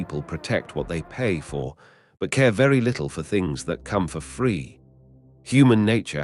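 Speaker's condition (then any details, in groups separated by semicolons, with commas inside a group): No condition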